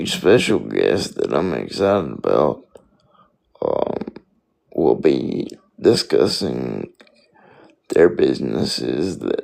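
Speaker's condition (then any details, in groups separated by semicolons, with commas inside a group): Spastic quadriplegic cerebral palsy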